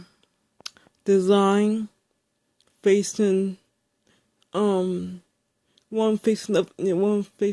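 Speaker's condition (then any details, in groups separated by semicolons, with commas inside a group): Speech impairment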